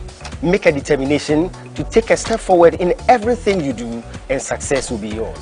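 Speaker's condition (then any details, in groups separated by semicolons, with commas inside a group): No condition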